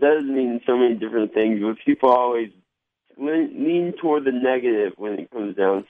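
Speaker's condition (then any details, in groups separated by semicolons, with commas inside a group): Cerebral palsy; from birth, diagnosed at age three, left hand partially paralyzed, no crutches, occupational and speech therapy; mild slur, varies by day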